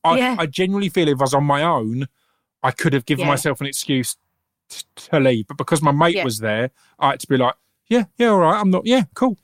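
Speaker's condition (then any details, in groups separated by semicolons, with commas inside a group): Stammer; intermittent, usually holds it back when performing, sometimes lets it come freely; stammer heard at times during this conversation, absent for long stretches; absent for long stretches then appears, on some words, clear accent on fluent runs; repeated sounds, prolonged sounds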